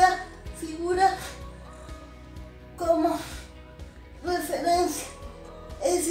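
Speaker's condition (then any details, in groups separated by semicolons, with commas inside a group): Cerebral palsy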